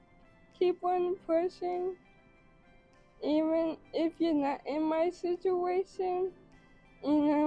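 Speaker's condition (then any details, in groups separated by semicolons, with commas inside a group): ALS; sounds different now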